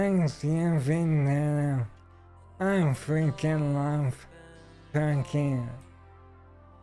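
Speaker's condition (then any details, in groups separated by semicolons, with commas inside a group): ALS; stem cell treatment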